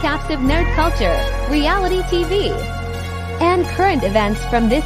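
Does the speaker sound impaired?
No.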